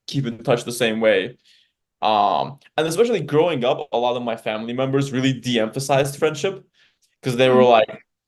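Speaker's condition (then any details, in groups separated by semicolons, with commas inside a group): No condition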